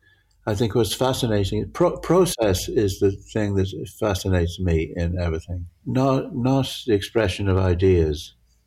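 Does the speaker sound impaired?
Yes: Parkinson's; difficulty judging near and far.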